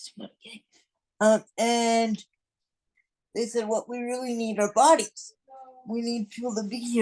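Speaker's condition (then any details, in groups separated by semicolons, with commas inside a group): Cerebral palsy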